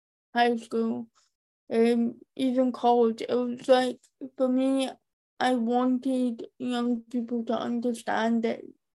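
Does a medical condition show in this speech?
Yes: cerebral palsy; from birth, maternal CMV, eight weeks ICU, confirmed nine months, profound deafness, cochlear implants from two.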